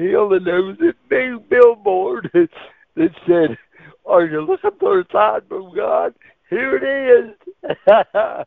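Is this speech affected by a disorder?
Yes: cerebral palsy; wheelchair user.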